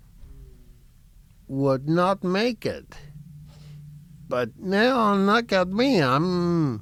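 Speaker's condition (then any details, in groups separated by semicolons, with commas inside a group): Cerebral palsy; tongue tie, tongue cannot touch roof of mouth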